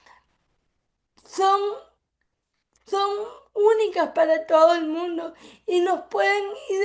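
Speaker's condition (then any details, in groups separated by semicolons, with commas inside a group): Cerebral palsy; affects speech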